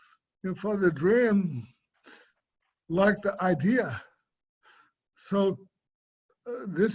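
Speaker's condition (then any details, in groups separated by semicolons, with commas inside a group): Cerebral palsy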